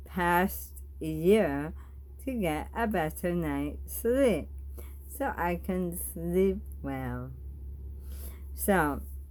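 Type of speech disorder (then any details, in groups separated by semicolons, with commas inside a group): Bulbar dysarthria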